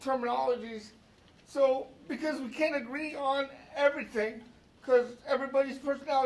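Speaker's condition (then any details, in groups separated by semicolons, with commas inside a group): Cerebral palsy; brain cell damage at birth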